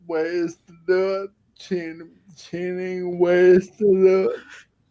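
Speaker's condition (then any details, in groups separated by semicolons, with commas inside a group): Friedreich's ataxia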